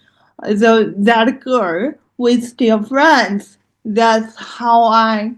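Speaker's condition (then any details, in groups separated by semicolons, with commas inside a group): Cerebral palsy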